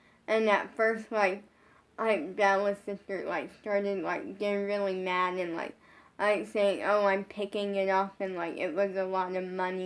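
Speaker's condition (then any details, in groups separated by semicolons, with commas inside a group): Brain injury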